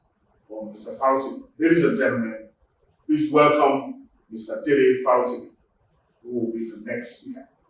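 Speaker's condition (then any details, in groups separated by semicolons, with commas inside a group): No condition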